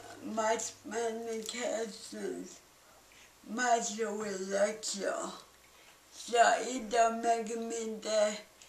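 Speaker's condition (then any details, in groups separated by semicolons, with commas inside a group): Cerebral palsy; balance and speech most affected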